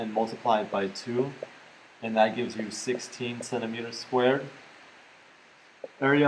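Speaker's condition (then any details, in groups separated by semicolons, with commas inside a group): No condition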